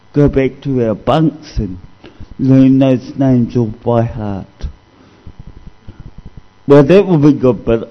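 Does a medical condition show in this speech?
Yes: cerebral palsy; discovered at age 2.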